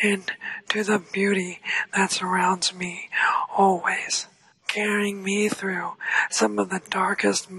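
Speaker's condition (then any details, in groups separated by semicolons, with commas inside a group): ALS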